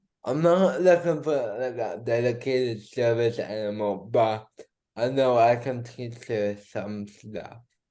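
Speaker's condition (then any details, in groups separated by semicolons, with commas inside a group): Cerebral palsy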